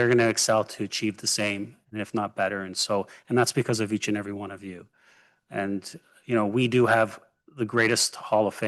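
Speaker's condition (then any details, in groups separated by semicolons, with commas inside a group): No condition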